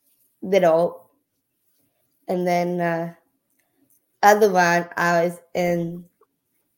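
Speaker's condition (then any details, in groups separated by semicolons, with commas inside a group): Down syndrome; age 14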